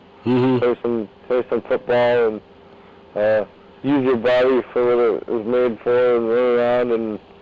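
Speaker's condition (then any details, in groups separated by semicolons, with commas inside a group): Cerebral palsy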